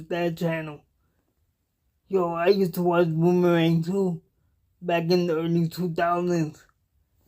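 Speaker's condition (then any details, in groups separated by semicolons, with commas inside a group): Cerebral palsy; cannot walk, uses wheelchair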